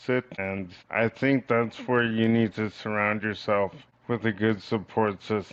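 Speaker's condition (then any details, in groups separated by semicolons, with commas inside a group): Cerebral palsy; from birth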